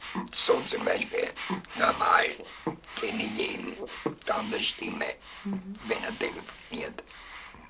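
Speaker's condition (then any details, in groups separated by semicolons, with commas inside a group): Laryngectomy; larynx removed by operation, learned to speak with a Logopädin from about 4 weeks after; original laryngeal voice lost, oesophageal voice by bringing air back up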